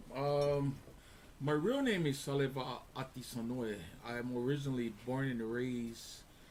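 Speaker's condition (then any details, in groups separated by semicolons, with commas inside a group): No condition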